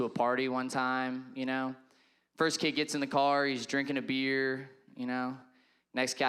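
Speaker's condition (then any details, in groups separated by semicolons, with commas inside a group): No condition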